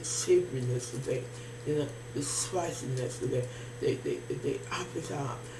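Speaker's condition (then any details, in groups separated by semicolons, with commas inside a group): Facial palsy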